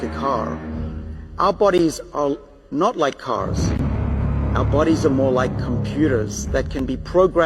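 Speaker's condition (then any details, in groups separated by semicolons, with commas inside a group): No condition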